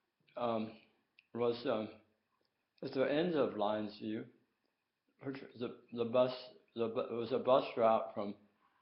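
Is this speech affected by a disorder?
Yes: tongue cancer.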